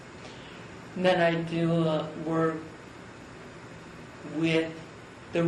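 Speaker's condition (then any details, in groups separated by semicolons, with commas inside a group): Cerebral palsy; from birth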